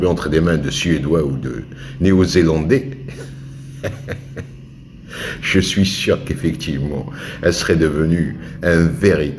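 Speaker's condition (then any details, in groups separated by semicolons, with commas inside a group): No condition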